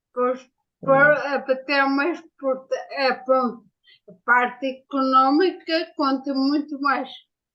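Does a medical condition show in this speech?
Yes: ataxia after brain injury.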